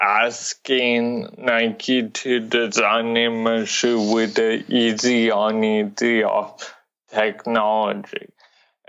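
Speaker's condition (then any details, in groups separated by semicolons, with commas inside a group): Cerebral palsy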